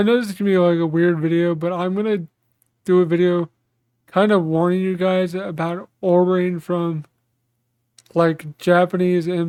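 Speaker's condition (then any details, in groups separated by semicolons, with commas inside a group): Cerebral palsy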